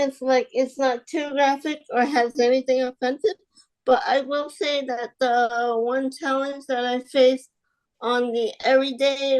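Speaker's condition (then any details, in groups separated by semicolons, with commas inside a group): Spastic quadriplegic cerebral palsy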